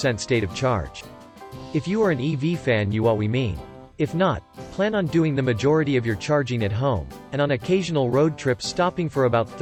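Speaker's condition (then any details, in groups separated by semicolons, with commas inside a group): No condition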